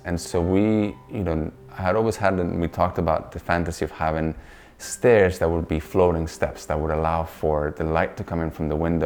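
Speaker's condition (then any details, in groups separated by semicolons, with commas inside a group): No condition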